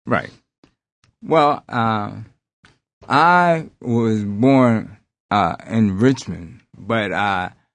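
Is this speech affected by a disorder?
Yes: aphasia after strokes; aphasia caused by multiple strokes; stuttering after strokes, had to repeat everything, impediment not heard when singing, less noticeable.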